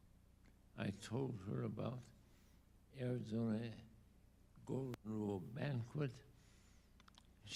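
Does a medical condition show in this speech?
Yes: ALS.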